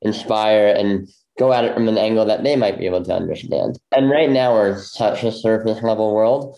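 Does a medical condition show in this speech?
Yes: bilateral cleft lip; congenital bilateral.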